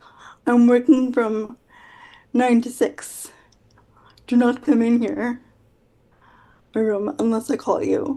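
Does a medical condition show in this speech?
Yes: quadriplegic cerebral palsy.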